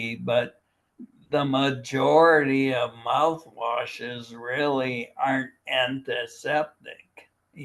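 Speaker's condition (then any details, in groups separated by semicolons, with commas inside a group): Primary lateral sclerosis, bulbar onset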